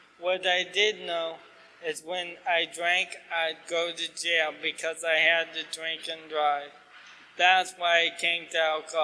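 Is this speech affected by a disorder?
Yes: ALS.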